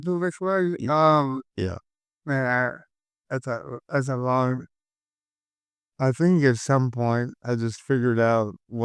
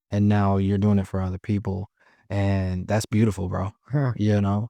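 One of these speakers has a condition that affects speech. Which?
The first: cerebral palsy; caused by stroke at birth.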